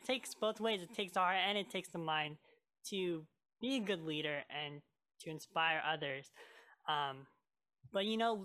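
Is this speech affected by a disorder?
Yes: cleft lip and palate; scar removal declined.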